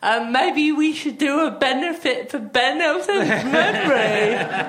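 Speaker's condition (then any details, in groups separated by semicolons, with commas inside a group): Athetoid cerebral palsy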